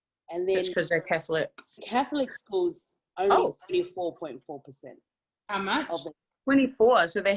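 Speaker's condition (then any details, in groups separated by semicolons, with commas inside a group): No condition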